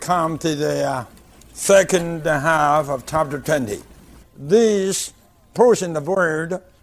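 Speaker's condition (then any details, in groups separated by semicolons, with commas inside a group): No condition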